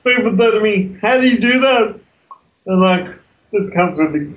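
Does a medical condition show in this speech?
Yes: cerebral palsy; congenital, wheelchair user.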